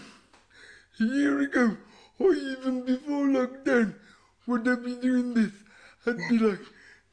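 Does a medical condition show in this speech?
Yes: cerebral palsy; voice described as unusual.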